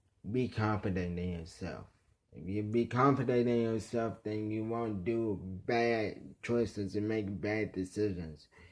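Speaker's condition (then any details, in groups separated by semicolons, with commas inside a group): Traumatic brain injury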